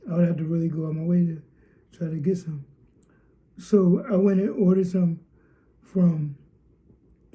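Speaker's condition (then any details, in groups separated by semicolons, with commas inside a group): Cerebral palsy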